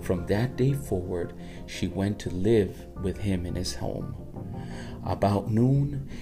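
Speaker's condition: No condition

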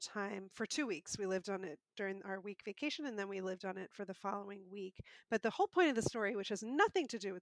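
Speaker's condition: No condition

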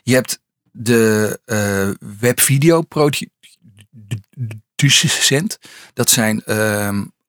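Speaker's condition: Stuttering; lifelong stutter, stuttering therapy and Delferro method tried, ADD makes required focus hard; still stutters, fluent behind microphone when voicing scripts; occasional stutters, pleasant eloquent voice, trouble starting phrases with k sound, records 'eik' and splices k; blocks

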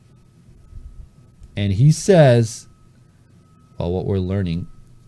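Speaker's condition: No condition

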